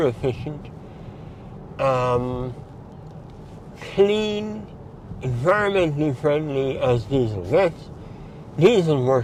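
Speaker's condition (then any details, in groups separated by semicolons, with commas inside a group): Mouth cancer surgery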